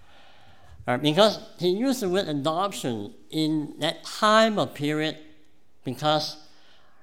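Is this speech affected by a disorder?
Yes: cleft palate; congenital cleft palate.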